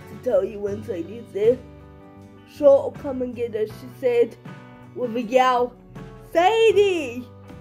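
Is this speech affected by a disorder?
Yes: cerebral palsy.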